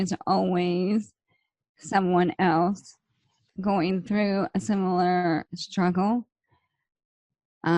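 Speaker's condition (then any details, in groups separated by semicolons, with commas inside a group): ALS; slow progressing form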